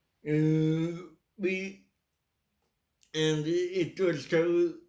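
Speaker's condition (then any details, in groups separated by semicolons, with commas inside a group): Cerebral palsy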